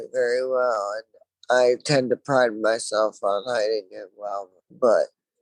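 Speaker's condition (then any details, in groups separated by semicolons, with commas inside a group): Traumatic brain injury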